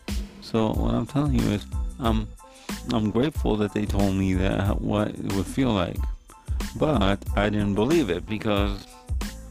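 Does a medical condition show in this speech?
Yes: cerebral palsy; secondary scoliosis, spinal curvature affecting more with age, orthopedic doctor care in teens.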